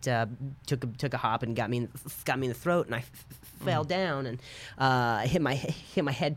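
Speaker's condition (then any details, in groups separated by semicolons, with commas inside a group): Stutter; acquired after softball injury playing shortstop about four years ago, told it was vocal contusion, mostly neurological; worse on stage when rushing and trying harder, occurs over phone, different cadence, throat shake; repeated sounds, repeated words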